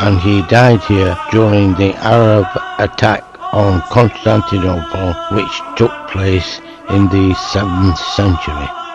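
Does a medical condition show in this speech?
Yes: motor neuron disease.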